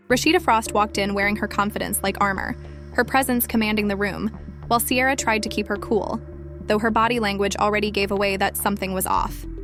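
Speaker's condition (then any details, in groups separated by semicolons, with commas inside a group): No condition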